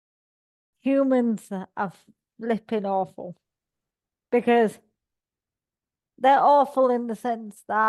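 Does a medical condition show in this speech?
Yes: cerebral palsy; all four limbs.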